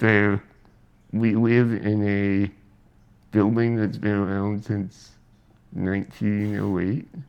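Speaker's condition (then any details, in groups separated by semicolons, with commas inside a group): Spinal muscular atrophy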